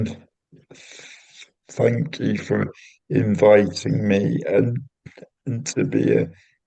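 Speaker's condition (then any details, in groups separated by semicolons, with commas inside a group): Cerebral palsy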